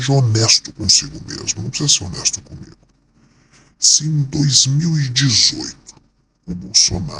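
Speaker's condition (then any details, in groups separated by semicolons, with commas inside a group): No condition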